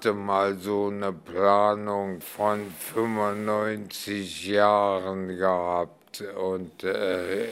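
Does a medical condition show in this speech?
Yes: amyotrophic lateral sclerosis; incurable, first sign foot drop weakness, tracheostomy, dependent on artificial ventilation; age 70, only eyes and left thumb move, swallowing expected to worsen; speaking hard, not only because of ventilation.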